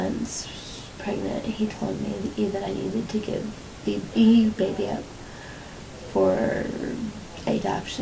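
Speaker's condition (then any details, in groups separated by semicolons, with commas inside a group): Cerebral palsy; from birth, weak right side, muscle spasms; medical cannabis for spasticity; stutter-like speech spasms from muscle spasms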